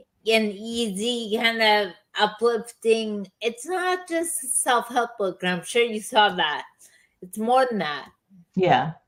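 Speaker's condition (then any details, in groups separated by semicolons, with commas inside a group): Chronic lyme disease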